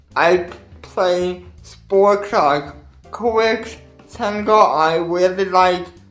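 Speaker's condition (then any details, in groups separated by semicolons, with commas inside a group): Cerebral palsy; wheelchair user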